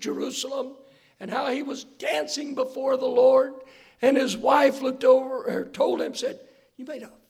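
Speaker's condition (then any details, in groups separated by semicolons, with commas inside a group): Hoarseness after vocal cord surgery; surgeon says vocal cords look much better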